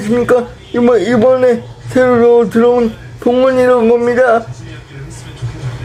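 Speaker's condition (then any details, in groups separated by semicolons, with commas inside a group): Brain lesion disability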